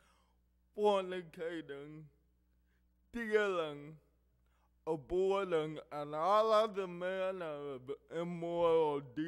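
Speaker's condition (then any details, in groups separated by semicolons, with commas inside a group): Cerebral palsy; affects hearing and speech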